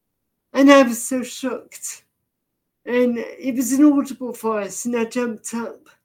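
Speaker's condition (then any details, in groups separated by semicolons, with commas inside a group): Deafness, severe; progressive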